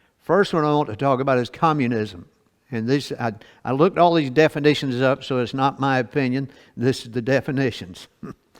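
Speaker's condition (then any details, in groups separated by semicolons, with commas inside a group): No condition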